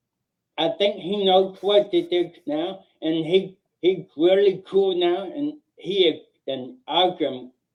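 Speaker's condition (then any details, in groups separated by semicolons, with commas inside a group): Ataxic cerebral palsy; mildest kind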